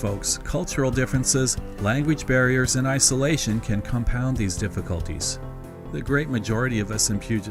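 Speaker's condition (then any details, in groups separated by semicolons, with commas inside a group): No condition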